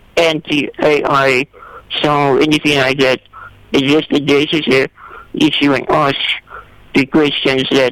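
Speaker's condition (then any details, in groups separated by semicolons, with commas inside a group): Spinal muscular atrophy type 2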